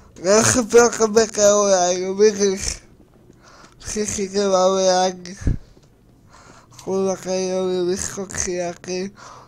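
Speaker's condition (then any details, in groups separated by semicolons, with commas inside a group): Cerebral palsy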